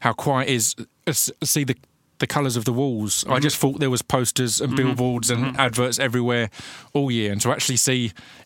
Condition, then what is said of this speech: Stuttering. And there's certain words that trigger it.